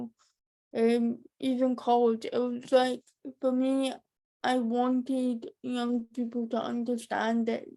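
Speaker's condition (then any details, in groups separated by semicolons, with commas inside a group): Cerebral palsy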